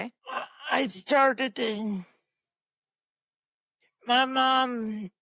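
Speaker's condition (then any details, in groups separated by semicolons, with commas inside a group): Cerebral palsy; birth injury, left hand stronger than right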